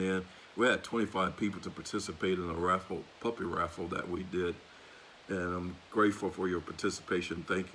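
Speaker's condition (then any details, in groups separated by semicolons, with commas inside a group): No condition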